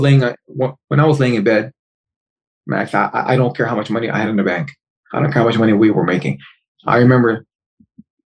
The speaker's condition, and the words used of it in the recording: Stuttering. I mean, I've had a speech impediment the majority of my life, so I tend to stutter and I have a